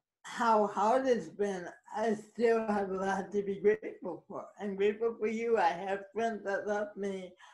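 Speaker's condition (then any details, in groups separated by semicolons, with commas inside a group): Cerebral palsy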